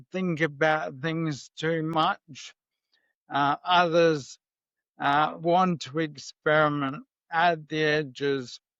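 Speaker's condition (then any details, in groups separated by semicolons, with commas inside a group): MND; voice may sound shaky from clonus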